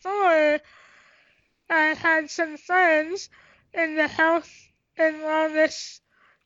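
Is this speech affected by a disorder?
Yes: tracheostomy; congenital cystic hygroma of head and neck, lymphatic system, cysts in airway and esophagus, 50-60 surgeries; age 28, tracheostomy and stomach feeding tube since few days old, breathes through neck tube; doctors predicted never talking, learned to talk, unable to swallow, breathing effortful when running.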